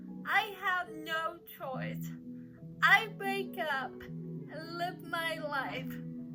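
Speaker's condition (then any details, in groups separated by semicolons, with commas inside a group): Cerebral palsy; uses crutches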